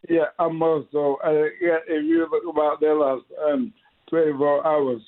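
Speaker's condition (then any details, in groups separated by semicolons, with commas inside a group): Motor neuron disease; diagnosed about 3 years ago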